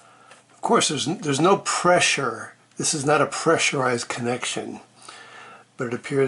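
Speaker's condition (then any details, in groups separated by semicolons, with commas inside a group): No condition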